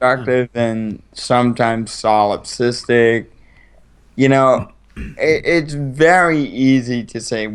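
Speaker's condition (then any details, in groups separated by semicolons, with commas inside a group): Cerebral palsy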